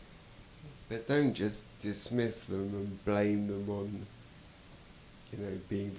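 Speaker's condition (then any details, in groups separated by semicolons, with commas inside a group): Traumatic brain injury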